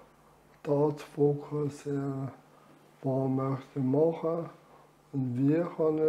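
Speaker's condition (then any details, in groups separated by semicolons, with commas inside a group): Amyotrophic lateral sclerosis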